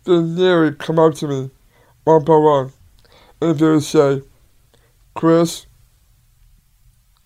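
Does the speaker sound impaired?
Yes: Down syndrome; low muscle tone, poor balance, delayed reaction time, took 6 years to learn bike riding.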